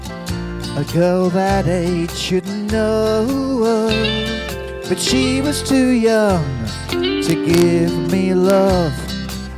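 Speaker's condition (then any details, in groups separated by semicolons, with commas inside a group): No condition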